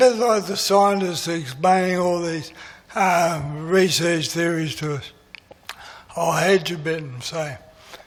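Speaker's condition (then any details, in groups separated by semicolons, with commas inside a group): MND; voice is going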